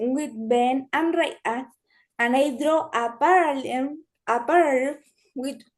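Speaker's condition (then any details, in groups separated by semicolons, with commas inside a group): Cerebral palsy; limits current activity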